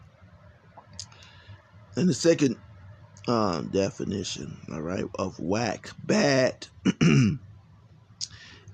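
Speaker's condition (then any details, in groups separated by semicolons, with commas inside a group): No condition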